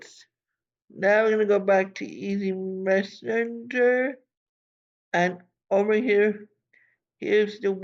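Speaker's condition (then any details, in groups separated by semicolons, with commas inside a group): Cerebral palsy; from birth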